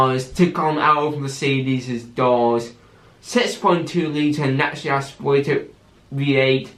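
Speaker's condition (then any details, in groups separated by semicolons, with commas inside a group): Cerebral palsy with stammer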